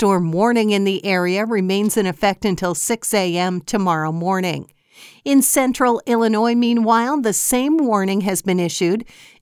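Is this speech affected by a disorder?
No.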